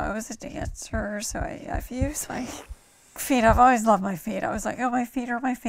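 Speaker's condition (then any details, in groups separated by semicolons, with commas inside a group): ALS; onset in shoulder and hands, starting left arm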